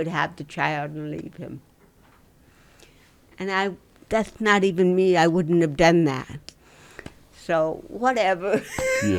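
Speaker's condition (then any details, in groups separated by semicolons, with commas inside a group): Cerebral palsy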